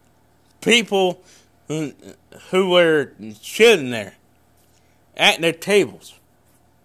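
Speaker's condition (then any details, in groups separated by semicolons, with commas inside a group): Cerebral palsy; congenital, no known medical cause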